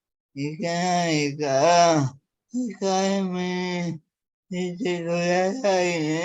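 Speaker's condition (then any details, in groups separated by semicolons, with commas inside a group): Cerebral palsy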